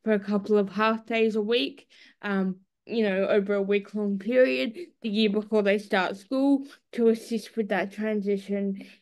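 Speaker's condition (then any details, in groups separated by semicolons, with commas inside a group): Cerebral palsy; eye-controlled speech-generating device; nonverbal, speaks through eye-gaze device, vocal sounds as child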